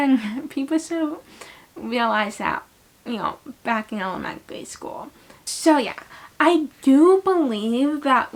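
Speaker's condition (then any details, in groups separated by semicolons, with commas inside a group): Cerebral palsy; had speech therapy at school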